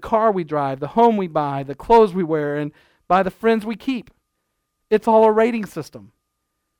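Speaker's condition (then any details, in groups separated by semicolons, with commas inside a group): No condition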